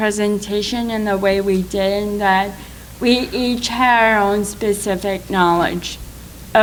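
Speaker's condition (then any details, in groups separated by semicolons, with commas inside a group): Cerebral palsy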